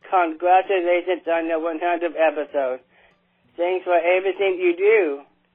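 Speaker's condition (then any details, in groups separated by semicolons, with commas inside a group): Down syndrome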